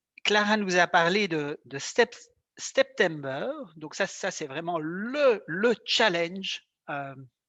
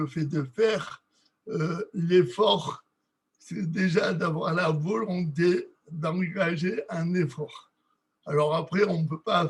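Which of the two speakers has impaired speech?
The second: cerebral palsy.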